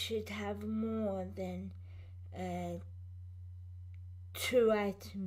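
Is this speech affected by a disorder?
Yes: cerebral palsy.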